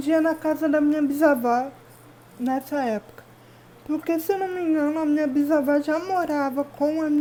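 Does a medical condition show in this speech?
Yes: cerebral palsy.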